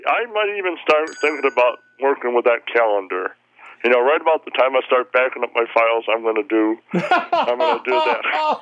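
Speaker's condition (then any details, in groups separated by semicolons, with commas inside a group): No condition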